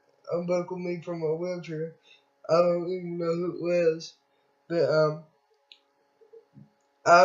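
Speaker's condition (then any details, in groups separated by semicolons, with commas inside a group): Cerebral palsy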